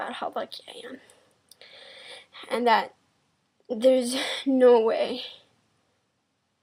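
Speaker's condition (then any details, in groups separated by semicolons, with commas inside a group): Cerebral palsy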